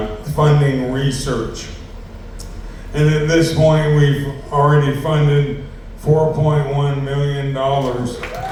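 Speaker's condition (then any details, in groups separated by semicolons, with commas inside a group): ALS; neurodegenerative; fourth year since diagnosis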